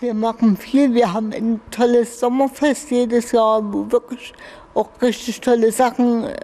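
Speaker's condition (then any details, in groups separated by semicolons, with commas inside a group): Infantile cerebral palsy; childhood brain damage since birth, spastic, cramps, limitations in all areas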